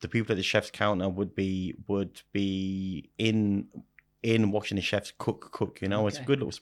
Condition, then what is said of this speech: Stuttering. And because I've got a stutter, when I tried to speak in German, it got five times worse.